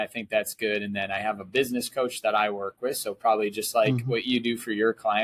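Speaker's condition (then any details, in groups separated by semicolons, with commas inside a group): No condition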